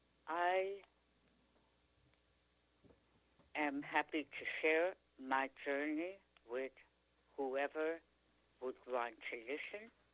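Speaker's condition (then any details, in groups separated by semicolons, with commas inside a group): Tongue cancer; stage 4 tongue cancer, chronic sore throat, 3/4 tongue removed by dr. Oxford, second surgery; after surgery could not speak or swallow, feeding tube, now speaks pretty clearly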